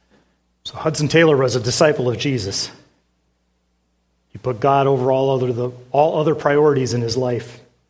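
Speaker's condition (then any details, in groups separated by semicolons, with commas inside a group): No condition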